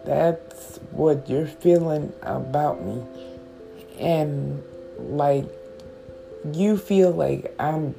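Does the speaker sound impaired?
Yes: stroke with stutter; cannot move, hands not working, constant pain, physical therapy, not sleeping, caregiver Miss Priest gives medicines, meals; stutter now, linked by speaker to not sleeping.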